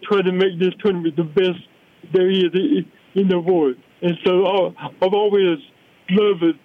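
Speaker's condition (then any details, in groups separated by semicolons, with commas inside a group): Cerebral palsy; balance issue; noticing physical decline, returning to physical therapy after little therapy last year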